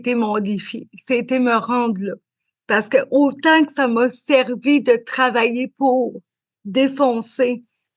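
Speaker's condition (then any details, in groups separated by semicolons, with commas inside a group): Cerebral palsy; learning to speak was challenging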